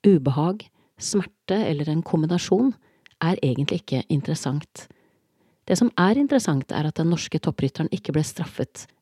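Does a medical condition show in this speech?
No.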